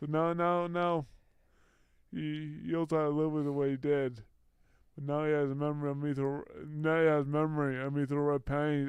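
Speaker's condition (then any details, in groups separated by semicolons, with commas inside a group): Brain injury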